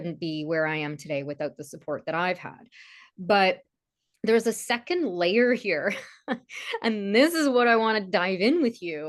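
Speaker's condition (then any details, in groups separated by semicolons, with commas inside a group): No condition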